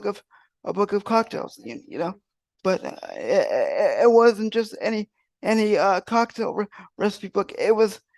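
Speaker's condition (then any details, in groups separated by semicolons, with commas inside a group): Cerebral palsy; wheelchair user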